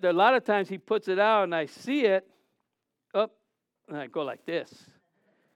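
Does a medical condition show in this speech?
No.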